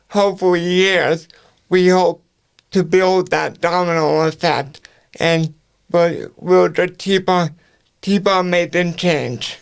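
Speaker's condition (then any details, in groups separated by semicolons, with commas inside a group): Cerebral palsy; all four limbs affected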